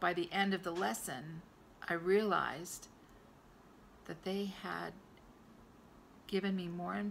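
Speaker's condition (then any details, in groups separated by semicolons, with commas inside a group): No condition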